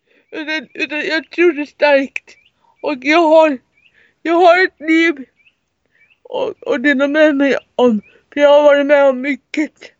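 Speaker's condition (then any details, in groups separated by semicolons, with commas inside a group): Cerebral palsy, severe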